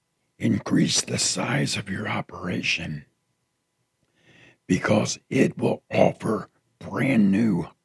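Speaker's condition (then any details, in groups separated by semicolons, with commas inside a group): Partial laryngectomy after throat cancer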